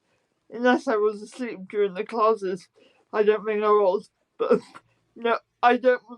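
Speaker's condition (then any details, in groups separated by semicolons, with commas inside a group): Spastic quadriplegic cerebral palsy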